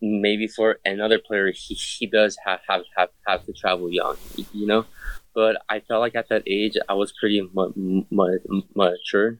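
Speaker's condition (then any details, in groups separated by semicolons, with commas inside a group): Stutter; stutter since childhood, always a problem growing up; still stutters, gives interviews regularly; repeated sounds, repeated words, prolonged sounds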